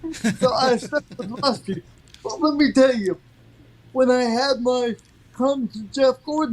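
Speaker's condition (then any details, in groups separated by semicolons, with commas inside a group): Cerebral palsy; from birth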